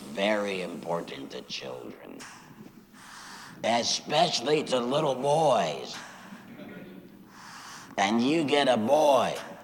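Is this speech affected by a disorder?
Yes: laryngectomy after throat cancer; voice produced through throat prosthesis.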